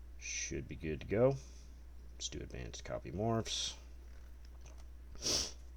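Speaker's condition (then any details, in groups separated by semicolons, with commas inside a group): No condition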